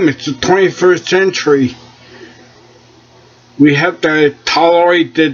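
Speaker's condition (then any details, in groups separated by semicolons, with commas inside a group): Cerebellar ataxia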